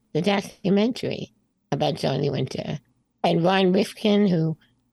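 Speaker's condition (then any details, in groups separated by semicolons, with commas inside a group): Spinal muscular atrophy type 2; from birth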